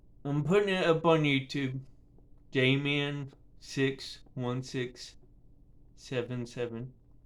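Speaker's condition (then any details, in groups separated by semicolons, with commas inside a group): Cerebral palsy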